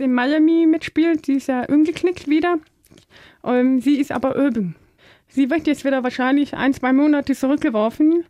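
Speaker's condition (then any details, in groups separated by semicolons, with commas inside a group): Deafness; Phonak hearing aids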